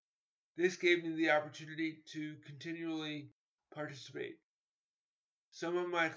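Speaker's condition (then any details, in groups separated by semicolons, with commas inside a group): Cerebral palsy; later crutches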